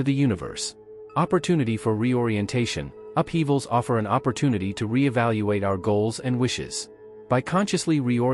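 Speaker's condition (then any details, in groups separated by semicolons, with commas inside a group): No condition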